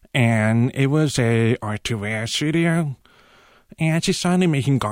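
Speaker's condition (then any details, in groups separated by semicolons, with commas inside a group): Profound deafness; now hears sounds such as rain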